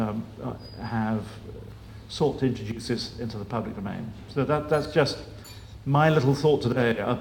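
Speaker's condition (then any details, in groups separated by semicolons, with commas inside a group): No condition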